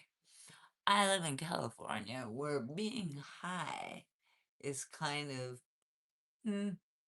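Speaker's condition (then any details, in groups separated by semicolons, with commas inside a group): Cervical dystonia, essential tremor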